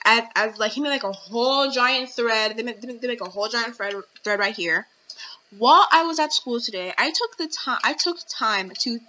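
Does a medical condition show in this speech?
Yes: speech impediment (stutter); may stutter while speaking, says needs tongue twisters; here repeated sounds, repeated words.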